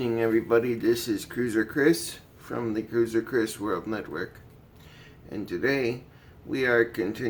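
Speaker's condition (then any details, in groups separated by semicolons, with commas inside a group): Cerebral palsy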